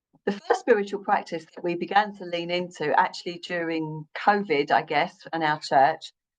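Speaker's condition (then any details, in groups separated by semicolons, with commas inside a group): No condition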